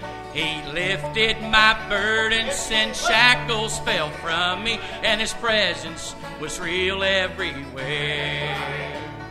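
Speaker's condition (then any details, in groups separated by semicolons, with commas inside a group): No condition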